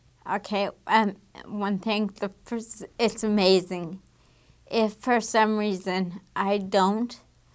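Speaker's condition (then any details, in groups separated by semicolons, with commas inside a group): Damaged diaphragm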